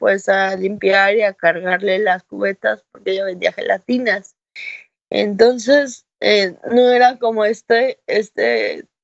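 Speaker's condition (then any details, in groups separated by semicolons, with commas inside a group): Cerebral palsy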